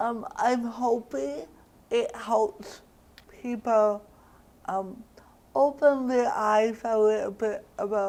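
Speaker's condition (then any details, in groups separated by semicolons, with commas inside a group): Cerebral palsy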